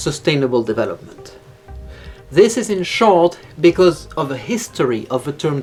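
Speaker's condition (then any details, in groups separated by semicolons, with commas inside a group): No condition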